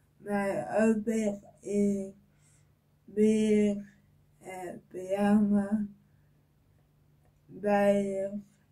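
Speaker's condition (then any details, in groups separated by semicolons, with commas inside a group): Cerebral palsy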